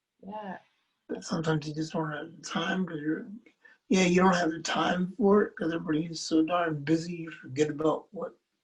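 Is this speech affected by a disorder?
Yes: cerebral palsy.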